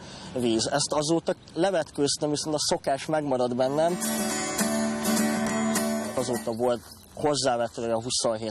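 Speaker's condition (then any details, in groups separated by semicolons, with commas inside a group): Cleft lip and palate; mouth and voice noticed as odd by other children in childhood, liquids leaked through nose in infancy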